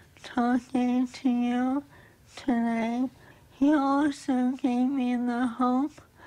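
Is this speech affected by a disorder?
Yes: ALS; cause attributed to bacterial infection, treated; onset about 8 years ago.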